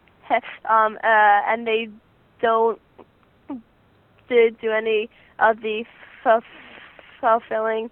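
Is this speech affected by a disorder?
Yes: stuttering; stuttering since beginning to talk, speech therapy with own speech therapist; about 18, starting college, therapy every two weeks, summer three-session intensive, Friends National Association; needs extra time to speak, letters to teachers, friends avoid filling in words; here repeated sounds, blocks.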